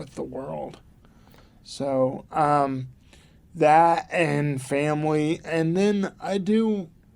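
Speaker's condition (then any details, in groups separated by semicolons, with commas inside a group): Cerebral palsy; from birth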